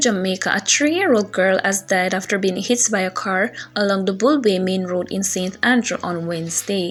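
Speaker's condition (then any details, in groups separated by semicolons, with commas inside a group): No condition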